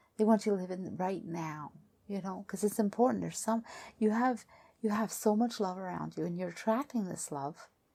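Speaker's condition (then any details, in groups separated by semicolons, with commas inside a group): No condition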